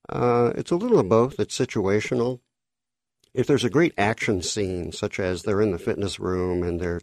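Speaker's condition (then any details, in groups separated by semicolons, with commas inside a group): Cleft lip and palate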